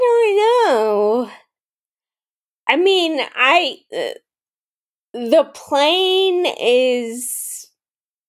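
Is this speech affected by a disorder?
Yes: Friedreich's ataxia; rare progressive, form of muscular dystrophy, diagnosed at 17, initially mild, Muscular Dystrophy Association for braces; some speech issues, less pronounced than in others with Friedreich's ataxia.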